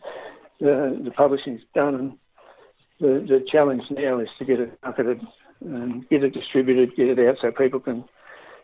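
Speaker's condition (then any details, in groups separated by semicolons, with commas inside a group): Parkinson's disease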